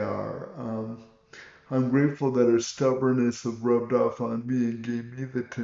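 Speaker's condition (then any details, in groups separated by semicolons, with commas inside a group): Cerebral palsy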